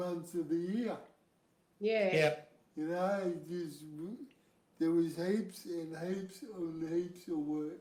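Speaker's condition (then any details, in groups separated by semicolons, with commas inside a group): Cerebral palsy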